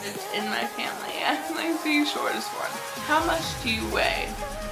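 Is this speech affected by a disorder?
Yes: cerebral palsy.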